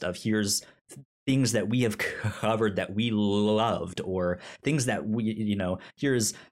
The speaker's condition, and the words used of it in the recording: Stuttering. Yeah, especially since I have a stutter when I talk.